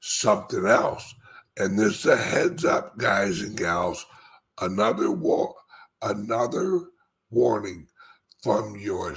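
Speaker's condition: Speech impediment; slight speech impediment

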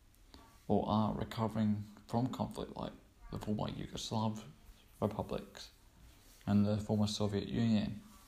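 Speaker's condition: Cerebral palsy; only one therapy allowed

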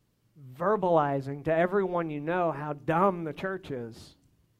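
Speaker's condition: No condition

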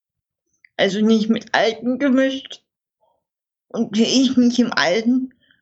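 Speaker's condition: Infantile cerebral palsy, spastic; age 55, breathing-support mask machine for sleep, personal assistants

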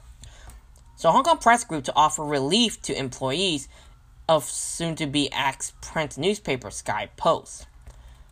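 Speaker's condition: No condition

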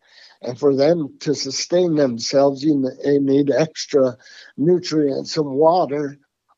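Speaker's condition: Parkinson's; still has breathing problems

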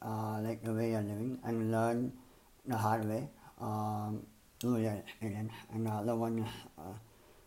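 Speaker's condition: Cleft palate and lip; ongoing speech impediment

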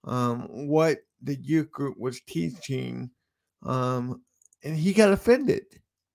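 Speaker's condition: Cerebral palsy

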